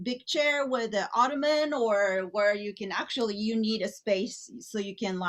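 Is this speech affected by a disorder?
No.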